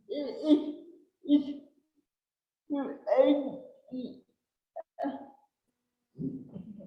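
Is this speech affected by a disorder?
Yes: cerebral palsy; since birth.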